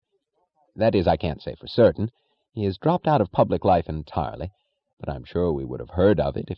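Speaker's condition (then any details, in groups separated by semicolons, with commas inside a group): No condition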